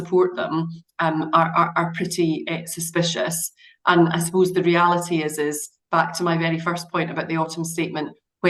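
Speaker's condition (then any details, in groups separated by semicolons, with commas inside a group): No condition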